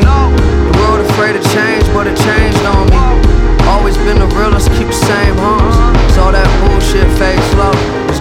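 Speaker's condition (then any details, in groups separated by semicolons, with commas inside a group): No condition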